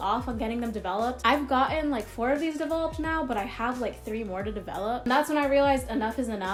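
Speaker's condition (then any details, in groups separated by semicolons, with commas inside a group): No condition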